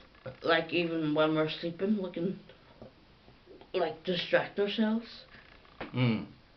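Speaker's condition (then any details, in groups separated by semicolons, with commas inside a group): Ataxic cerebral palsy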